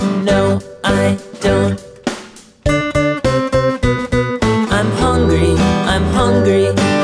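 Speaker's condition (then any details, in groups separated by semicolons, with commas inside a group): No condition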